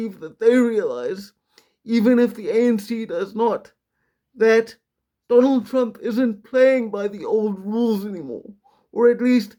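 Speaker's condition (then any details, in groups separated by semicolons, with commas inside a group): Quadriplegic cerebral palsy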